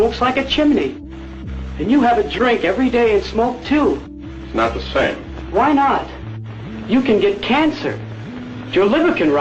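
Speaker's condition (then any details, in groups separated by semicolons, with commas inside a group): No condition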